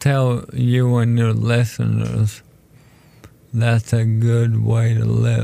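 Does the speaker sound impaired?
Yes: ALS; diagnosed almost 4 years ago, told condition is terminal.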